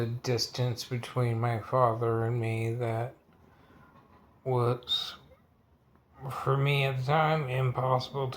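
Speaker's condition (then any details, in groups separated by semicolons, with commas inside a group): Multiple sclerosis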